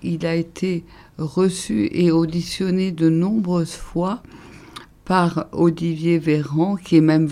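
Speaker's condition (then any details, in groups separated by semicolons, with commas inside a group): ALS (Charcot's disease); advanced, increasing oxygen use, lies down a lot, muscle pain, constant contractures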